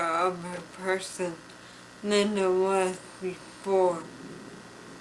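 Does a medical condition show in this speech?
Yes: traumatic brain injury; tracheostomy later removed.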